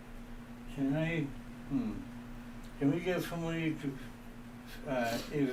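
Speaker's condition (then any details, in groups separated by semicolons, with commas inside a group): Cerebral palsy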